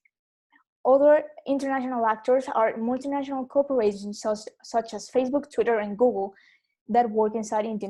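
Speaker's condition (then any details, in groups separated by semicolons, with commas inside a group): No condition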